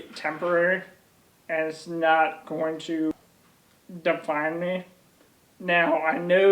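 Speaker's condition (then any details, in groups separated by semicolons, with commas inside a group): ALS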